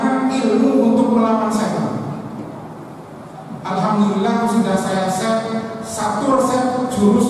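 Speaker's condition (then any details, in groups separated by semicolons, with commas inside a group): No condition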